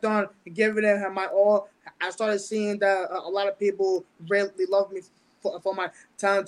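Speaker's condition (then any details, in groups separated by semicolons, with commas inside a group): Stutter; mild stutter, low speech impediment since about age 10, intellectual learning disability from birth, hears instructions differently; certain words sometimes don't come out; prolonged sounds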